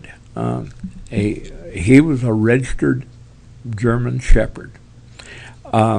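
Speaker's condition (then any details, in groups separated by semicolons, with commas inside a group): Bell's palsy; right facial nerve palsy, eyelid would not close; earlier episode, shock treatments, steroids, then surgery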